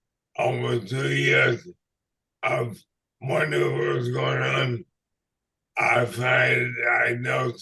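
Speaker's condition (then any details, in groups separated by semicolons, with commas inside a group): ALS/MND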